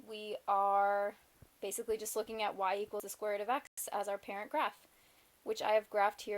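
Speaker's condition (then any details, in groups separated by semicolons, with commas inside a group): No condition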